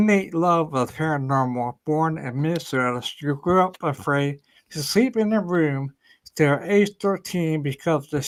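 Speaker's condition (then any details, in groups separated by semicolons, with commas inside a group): Ataxia; linked to brain lesion; may slur speech, may sound drunk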